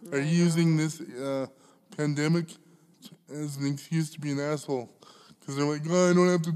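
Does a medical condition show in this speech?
Yes: cerebral palsy; cannot stand unaided, needs others holding upright, urinates seated into bottle, medical cannabis card in Canada.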